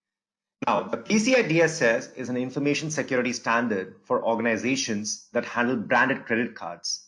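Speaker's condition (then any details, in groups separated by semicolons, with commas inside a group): No condition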